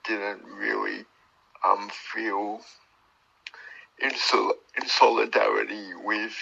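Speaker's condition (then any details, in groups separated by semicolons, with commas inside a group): Cerebral palsy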